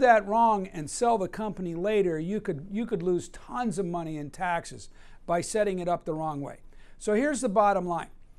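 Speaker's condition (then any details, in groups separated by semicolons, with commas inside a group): No condition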